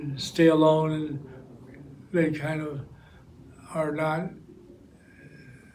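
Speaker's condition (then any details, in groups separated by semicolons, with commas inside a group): Parkinson's disease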